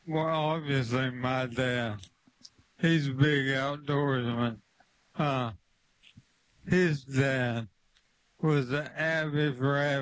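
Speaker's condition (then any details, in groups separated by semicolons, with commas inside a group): ALS; limb onset, began right arm, spread to left arm and right leg, diagnosed at Duke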